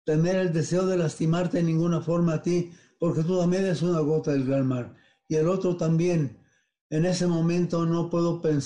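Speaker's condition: Parkinson's disease; fairly controlled

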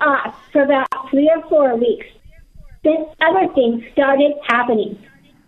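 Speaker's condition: Down syndrome; speaking engagements now via Zoom

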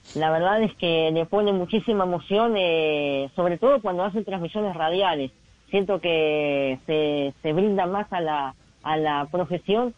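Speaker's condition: Cleft lip; nasal pronunciation, voice does not come out normally, difficulty speaking normally, noticeable on broadcasts

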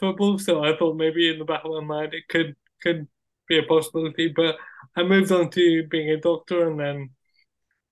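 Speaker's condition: Cerebral palsy; wheelchair user

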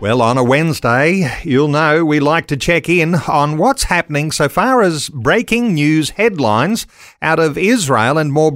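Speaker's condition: No condition

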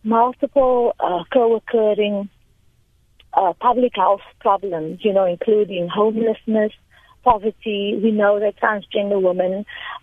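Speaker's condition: No condition

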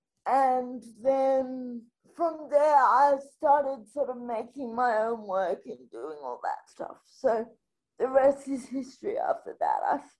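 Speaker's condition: Spastic quadriplegic cerebral palsy; full-time electric wheelchair user

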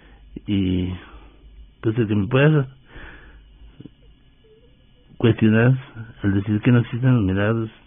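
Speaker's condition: Parkinson's disease; stooped posture at times, loss of strength, walking, running and tennis prescribed by neurologist; voice sometimes trembles, sometimes understood, sometimes not understood at all

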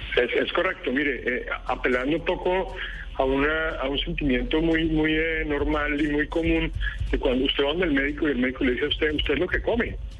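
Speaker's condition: No condition

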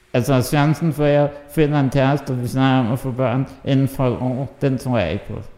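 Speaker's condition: Muscular dystrophy (muskelsvind); hereditary, recessive, both parents carry gene fault, has helper, does not eat neatly

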